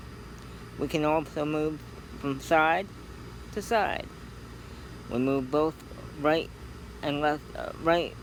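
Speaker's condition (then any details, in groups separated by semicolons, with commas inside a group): Cerebral palsy; scoliosis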